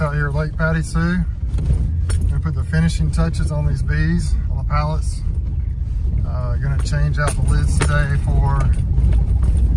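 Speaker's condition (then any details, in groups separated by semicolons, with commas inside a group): No condition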